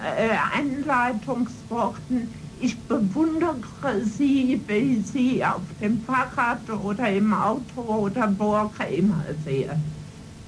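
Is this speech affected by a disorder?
Yes: cerebral palsy; congenital cerebral movement disorder, spasticity and ataxia predominant, brain damage since birth; disability possibly audible in speech.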